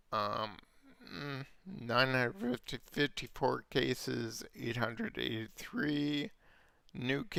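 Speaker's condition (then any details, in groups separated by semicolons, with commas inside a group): Multiple sclerosis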